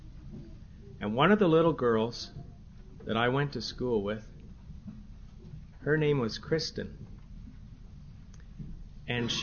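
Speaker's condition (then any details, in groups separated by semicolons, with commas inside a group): No condition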